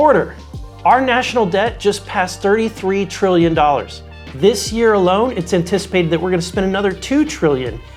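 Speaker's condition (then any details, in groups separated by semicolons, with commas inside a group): No condition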